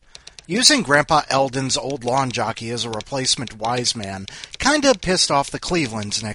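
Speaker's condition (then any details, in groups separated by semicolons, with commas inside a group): No condition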